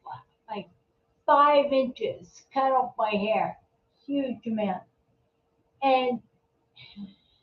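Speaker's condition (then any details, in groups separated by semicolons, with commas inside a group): Multiple sclerosis; secondary progressive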